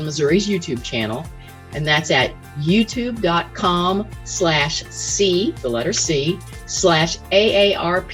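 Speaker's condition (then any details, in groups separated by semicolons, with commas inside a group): No condition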